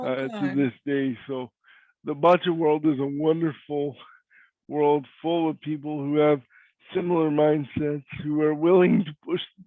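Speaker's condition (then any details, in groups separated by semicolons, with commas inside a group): Cerebral palsy; cannot walk; voice is different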